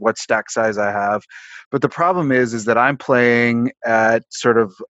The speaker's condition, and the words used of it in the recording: None; typical speech.